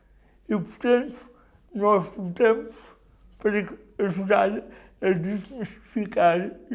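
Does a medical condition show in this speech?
Yes: cerebral palsy.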